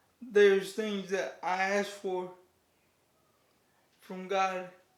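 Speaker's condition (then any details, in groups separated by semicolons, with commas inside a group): Cerebral palsy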